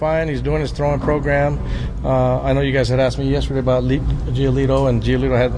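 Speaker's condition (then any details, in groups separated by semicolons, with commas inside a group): No condition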